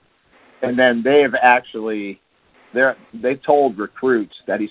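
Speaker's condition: No condition

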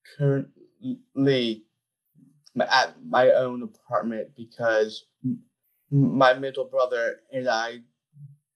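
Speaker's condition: Down syndrome; public speaker

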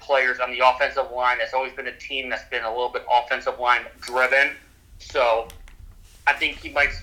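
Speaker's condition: No condition

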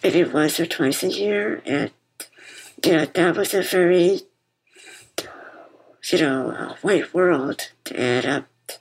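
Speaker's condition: Muscular dystrophy; uses wheelchair

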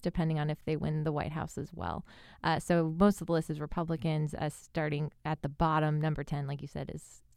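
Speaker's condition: No condition

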